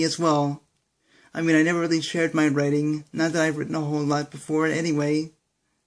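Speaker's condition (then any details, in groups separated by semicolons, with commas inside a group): Cerebral palsy; speaks fast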